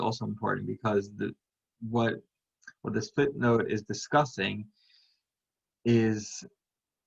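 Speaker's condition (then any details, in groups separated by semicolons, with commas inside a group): No condition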